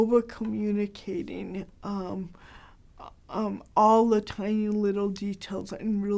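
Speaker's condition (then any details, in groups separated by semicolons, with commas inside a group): Cerebral palsy, mild; hard to understand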